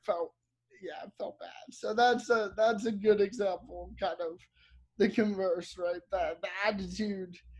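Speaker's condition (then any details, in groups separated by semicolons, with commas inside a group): Cerebral palsy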